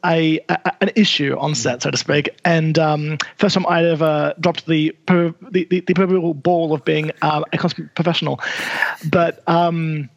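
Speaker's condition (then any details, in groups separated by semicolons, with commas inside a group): Stutter; sign language used to assist stutter; repeated sounds, repeated words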